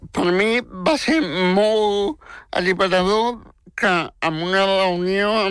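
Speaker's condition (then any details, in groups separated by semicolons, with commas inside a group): Spastic tetraplegic cerebral palsy; from birth, twin embryo died in complex pregnancy, premature, wheelchair user, much physiotherapy; aged 26, no further improvement expected; very talkative since age 3, worked hard to make people understand speech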